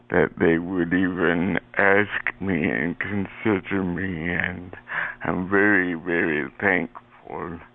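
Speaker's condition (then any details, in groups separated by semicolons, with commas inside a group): Cerebral palsy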